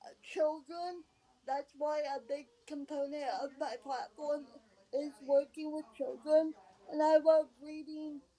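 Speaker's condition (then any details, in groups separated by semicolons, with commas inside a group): Cerebral palsy; leg cramps from staying in one position and poor circulation, back pain resolved after surgery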